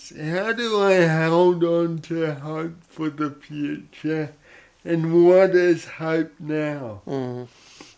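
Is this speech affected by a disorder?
Yes: cerebral palsy; odd sort of voice.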